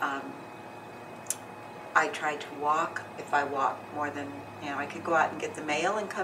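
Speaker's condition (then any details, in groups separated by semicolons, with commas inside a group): No condition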